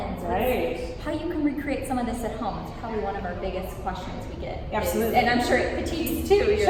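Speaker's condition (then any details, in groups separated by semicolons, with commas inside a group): No condition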